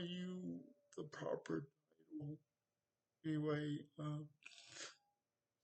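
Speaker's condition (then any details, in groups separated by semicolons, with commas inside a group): Cerebral palsy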